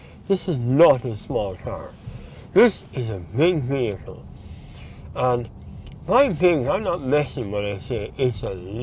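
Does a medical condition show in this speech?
Yes: mouth cancer surgery; diagnosed about a year ago; speech changed by surgery.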